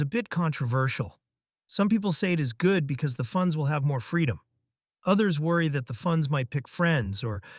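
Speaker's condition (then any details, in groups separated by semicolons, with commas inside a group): No condition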